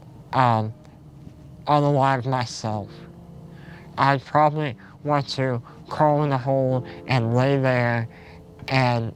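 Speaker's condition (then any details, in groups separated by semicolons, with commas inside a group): Spinal muscular atrophy type two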